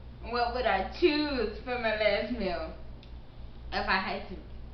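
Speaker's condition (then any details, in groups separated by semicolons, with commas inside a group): Cerebral palsy; caused by birth stroke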